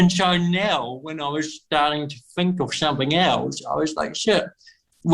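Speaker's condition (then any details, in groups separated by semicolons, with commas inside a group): Cerebral palsy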